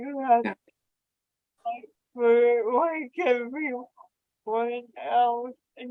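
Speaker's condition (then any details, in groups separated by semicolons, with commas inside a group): Cerebral palsy; much uncontrollable movement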